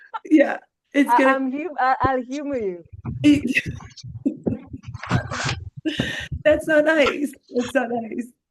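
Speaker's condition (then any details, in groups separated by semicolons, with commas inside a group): No condition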